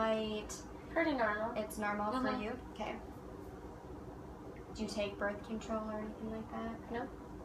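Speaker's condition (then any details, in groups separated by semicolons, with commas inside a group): No condition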